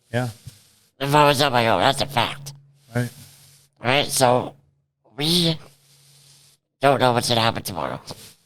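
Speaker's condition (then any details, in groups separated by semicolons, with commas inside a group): Cerebral palsy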